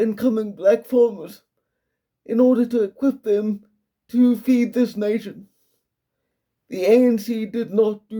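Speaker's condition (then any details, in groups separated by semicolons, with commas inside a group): Quadriplegic cerebral palsy, severe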